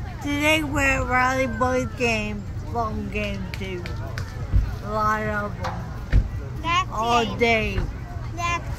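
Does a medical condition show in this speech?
Yes: traumatic brain injury.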